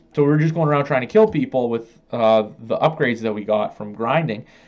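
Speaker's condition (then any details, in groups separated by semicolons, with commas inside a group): No condition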